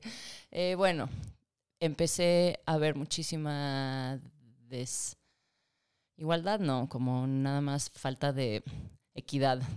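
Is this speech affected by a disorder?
Yes: stuttering; stutter since about age five, onset after many moves and farewells to family in Argentina, father stuttered as child; gets stuck while speaking, Maguire program: exaggerates own stutter to control it when nervous; here blocks.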